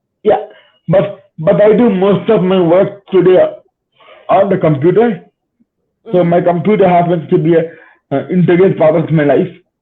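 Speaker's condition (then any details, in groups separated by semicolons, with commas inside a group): Cerebral palsy; spastic type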